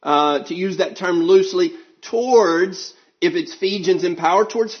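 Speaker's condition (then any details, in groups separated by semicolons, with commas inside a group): No condition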